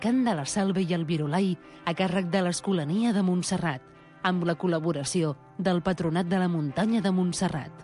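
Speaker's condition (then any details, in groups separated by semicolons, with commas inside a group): No condition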